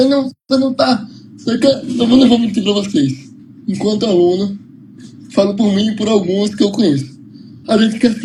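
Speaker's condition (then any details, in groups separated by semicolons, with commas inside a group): Cerebral palsy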